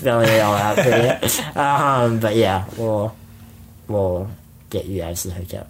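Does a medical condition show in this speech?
Yes: spinal muscular atrophy; congenital, muscles waste away with age, wheelchair for most of life; hands talking over to cousin mid-interview to give jaw a break; jaw tires with prolonged speaking.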